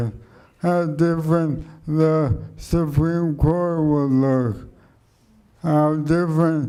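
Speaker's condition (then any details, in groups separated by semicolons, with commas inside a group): ALS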